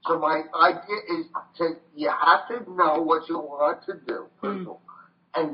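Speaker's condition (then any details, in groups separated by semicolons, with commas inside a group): Voice box damage from tracheostomy; voice box damaged by medic's trach tube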